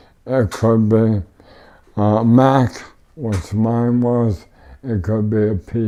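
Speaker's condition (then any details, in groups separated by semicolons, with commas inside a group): ALS; power wheelchair, no tracheostomy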